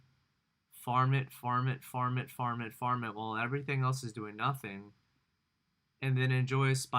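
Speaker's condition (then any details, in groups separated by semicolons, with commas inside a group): No condition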